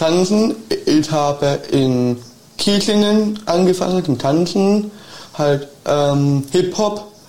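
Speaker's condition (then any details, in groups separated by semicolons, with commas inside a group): Down syndrome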